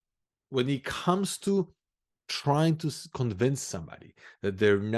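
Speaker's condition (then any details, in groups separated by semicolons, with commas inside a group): No condition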